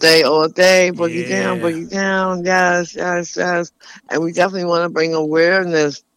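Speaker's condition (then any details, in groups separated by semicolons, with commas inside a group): Tongue cancer; lisp, earlier sounded less clear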